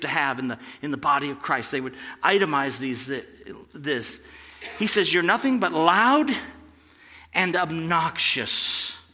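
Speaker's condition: No condition

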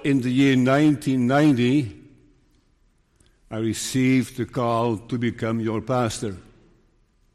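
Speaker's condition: Parkinson's disease; still preaching

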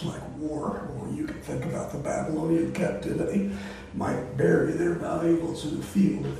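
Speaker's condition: Voice disorder; not contagious

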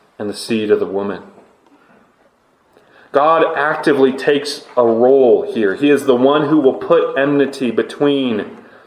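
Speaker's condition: No condition

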